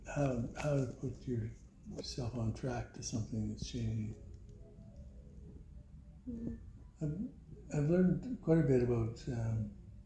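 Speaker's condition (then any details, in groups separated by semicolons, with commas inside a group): Parkinson's; voice weakened by Parkinson's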